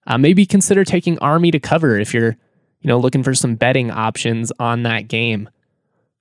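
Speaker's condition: No condition

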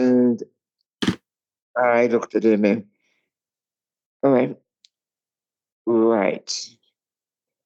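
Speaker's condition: Cerebral palsy; speech impairment

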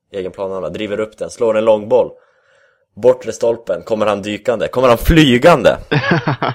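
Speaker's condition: No condition

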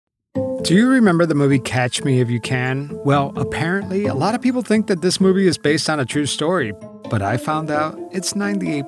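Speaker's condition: No condition

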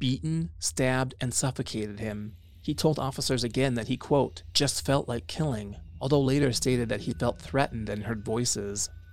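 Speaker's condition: No condition

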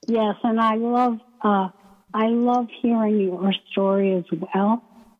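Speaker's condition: ALS; limb onset in right foot

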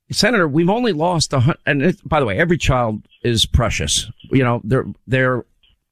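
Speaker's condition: No condition

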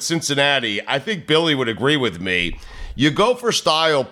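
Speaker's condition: No condition

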